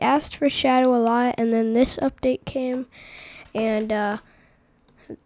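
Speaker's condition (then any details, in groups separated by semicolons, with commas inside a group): No condition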